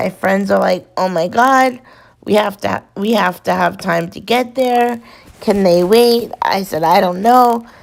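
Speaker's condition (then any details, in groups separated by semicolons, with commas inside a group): Cerebral palsy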